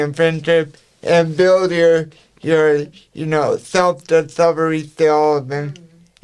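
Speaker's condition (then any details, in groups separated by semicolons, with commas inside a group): Cerebral palsy; all four limbs affected; speech affected to an extent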